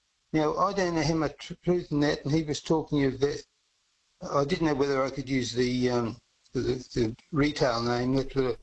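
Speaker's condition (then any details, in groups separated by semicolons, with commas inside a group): Parkinson's; linked to past backyard paraquat spraying over 25 years ago; brief word slip before saying paraquat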